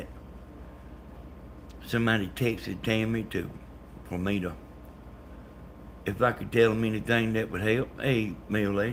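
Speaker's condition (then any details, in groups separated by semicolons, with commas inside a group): Brain bleed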